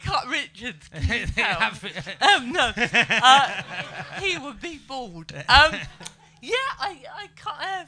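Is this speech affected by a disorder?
Yes: cerebral palsy; slow walking, poor handwriting; slow to reach stage, sits on plinth on stage; able to speak and move.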